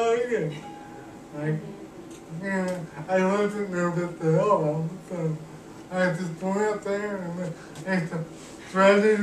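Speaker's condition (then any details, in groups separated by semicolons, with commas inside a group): Cerebral palsy; cannot walk, uses wheelchair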